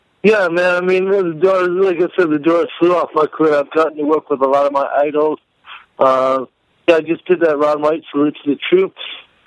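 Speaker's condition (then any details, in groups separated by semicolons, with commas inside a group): Cerebral palsy; may sound drunk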